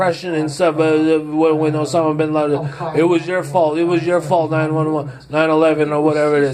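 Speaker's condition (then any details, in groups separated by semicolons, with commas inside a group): No condition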